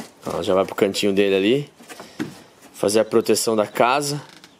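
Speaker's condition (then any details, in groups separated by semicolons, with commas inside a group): No condition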